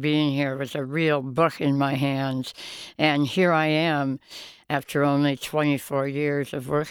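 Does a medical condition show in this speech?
Yes: oral cancer, half tongue removed, partial glossectomy.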